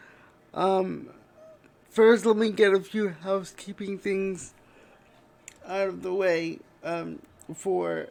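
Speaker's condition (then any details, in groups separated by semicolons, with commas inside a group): Cerebral palsy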